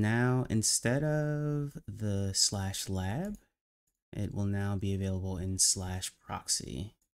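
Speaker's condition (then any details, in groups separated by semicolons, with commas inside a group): No condition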